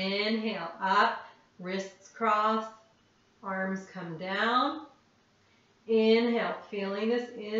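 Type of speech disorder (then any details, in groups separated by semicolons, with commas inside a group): None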